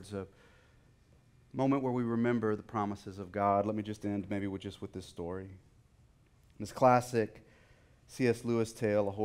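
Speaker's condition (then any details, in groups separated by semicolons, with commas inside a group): No condition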